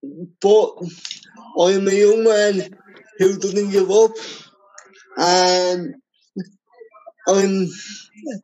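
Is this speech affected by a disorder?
Yes: cerebral palsy; cerebral palsy from lack of oxygen to brain at birth, affects mobility; can speak for himself.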